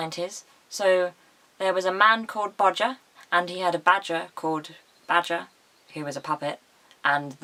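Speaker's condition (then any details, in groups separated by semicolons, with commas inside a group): No condition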